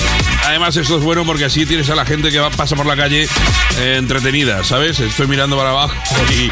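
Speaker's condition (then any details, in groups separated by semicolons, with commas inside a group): No condition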